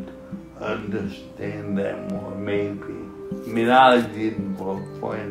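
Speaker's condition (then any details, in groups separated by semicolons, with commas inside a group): Traumatic brain injury (pontine cavernoma)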